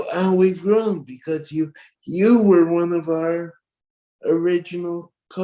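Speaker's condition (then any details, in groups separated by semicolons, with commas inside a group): Cerebral palsy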